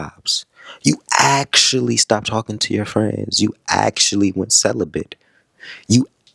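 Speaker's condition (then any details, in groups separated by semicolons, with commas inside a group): No condition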